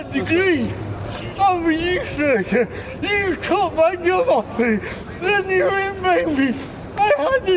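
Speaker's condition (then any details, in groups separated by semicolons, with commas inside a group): Cerebral palsy; from birth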